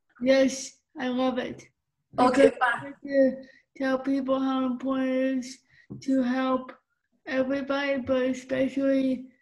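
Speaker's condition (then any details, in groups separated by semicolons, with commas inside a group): Cerebral palsy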